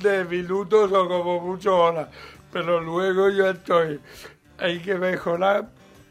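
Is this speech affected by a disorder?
Yes: cerebral palsy, mild.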